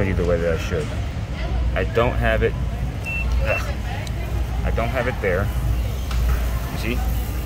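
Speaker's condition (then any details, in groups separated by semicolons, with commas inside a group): No condition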